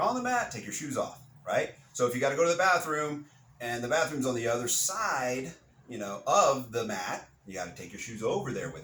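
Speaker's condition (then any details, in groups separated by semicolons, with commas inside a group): No condition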